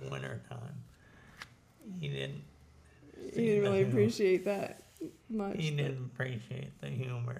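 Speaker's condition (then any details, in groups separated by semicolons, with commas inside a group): ALS; terminal, crippling disease; doctors estimate less than 12 months to live, declining tracheotomy, may soon need full-time breathing support; some speaking ability already lost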